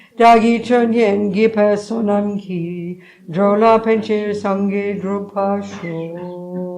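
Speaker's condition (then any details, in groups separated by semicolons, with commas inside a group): No condition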